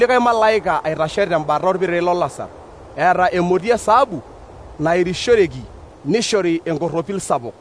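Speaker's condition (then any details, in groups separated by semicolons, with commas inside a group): No condition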